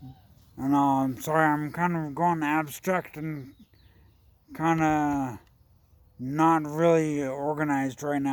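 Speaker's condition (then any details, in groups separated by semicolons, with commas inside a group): Traumatic brain injury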